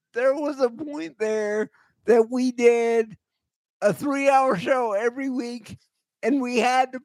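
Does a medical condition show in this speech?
Yes: cerebral palsy; eyes wander, trouble focusing eyes, difficulty focusing in vr, wears eyewear partly because of wandering eyes; voice always shot.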